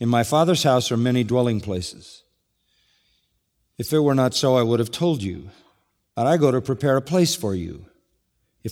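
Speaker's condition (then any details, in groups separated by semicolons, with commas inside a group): No condition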